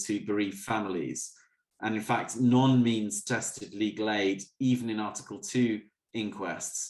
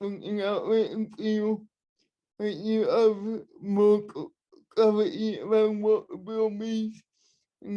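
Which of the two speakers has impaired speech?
The second: cerebral palsy; mixed spastic and dyskinetic, wheelchair user; speech impairment, minimised through ongoing practice.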